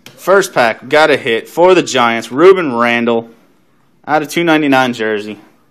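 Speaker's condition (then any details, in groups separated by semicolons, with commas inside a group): No condition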